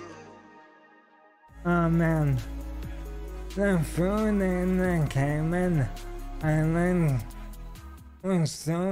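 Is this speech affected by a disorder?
Yes: ALS; stem cell treatment.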